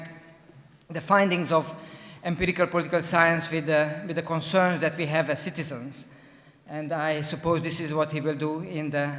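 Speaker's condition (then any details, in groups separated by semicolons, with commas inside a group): No condition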